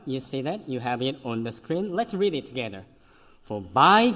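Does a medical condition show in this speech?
Yes: cleft lip and palate; congenital, severe.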